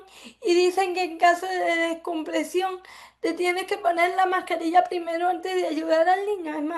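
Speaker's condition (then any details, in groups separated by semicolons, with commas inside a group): Cerebral palsy; affects speech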